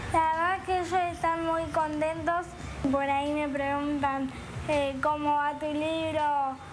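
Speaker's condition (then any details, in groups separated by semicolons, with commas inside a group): Cerebral palsy; motor disorder, all four limbs, from birth, premature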